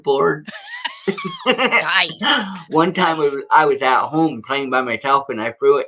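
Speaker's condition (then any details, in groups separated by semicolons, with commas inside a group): Cerebral palsy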